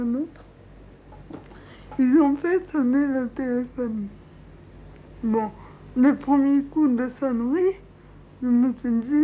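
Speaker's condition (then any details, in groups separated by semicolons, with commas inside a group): Cerebral palsy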